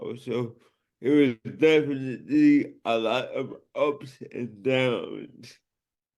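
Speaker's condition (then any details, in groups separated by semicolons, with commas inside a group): Cerebral palsy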